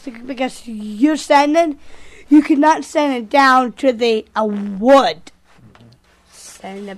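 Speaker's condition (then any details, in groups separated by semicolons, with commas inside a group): Down syndrome; delivering doctor concerned at once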